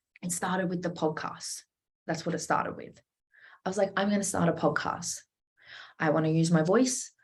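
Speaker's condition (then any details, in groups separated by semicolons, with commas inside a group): No condition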